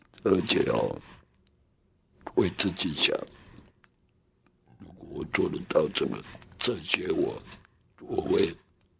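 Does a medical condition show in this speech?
Yes: laryngectomy for hypopharyngeal cancer; total laryngectomy for stage four hypopharyngeal cancer diagnosed at 45, smoker since junior high; esophageal speech learned at 中華民國無喉者復聲協會; hoarse voice before diagnosis, voice lost after surgery, 1.5 years to say own name.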